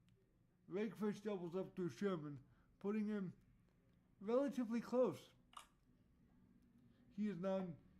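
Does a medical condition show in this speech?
Yes: cerebral palsy; voice tone sometimes odd.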